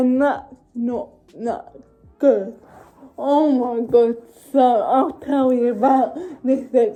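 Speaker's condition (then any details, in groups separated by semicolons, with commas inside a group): Cerebral palsy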